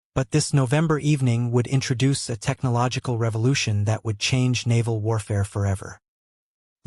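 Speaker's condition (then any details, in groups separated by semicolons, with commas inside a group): No condition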